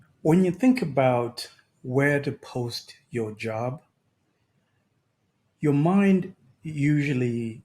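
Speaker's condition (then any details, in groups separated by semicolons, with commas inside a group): No condition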